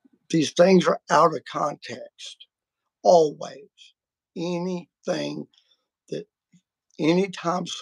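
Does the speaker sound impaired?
Yes: vocal cord surgery; including laser treatment.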